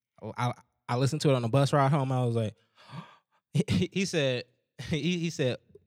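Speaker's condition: Stuttering; stutters while talking on recorded show, comfortable speaking before large audiences; repeated sounds, repeated words, prolonged sounds

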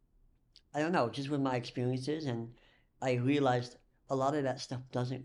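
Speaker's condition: Cleft lip and palate; missing muscles

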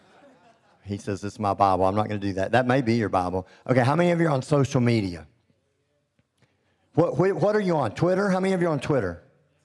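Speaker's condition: Cleft lip and palate; has preached in over 50 nations

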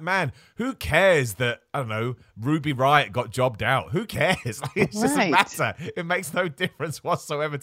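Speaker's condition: No condition

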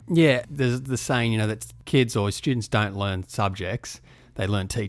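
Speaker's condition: No condition

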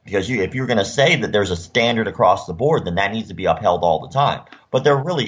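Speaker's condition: Cleft lip and palate; surgically repaired

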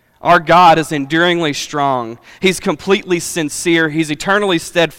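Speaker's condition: No condition

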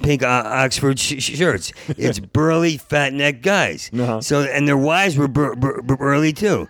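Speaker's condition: Stuttering; long-standing stutter since college years, always stuttered in job interviews; still stutters in conversation; part-word and whole-word repetitions, fluent when telling stories, doing characters or imitating people; repeated sounds, blocks

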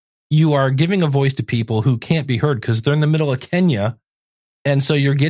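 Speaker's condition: No condition

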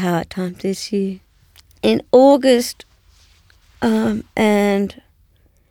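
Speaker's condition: Down syndrome; learning difficulty; age 38

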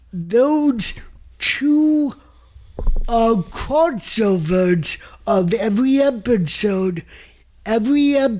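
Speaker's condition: Cerebral palsy; developmental

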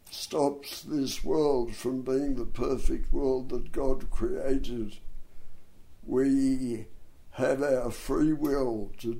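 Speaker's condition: Dystonia and cerebral palsy; hard-to-diagnose

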